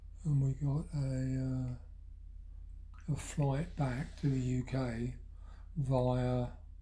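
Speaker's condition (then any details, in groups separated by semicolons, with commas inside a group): Parkinson's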